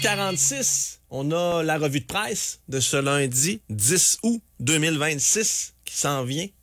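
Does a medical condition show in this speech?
No.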